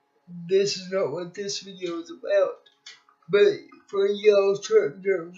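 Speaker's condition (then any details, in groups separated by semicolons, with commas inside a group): Cerebral palsy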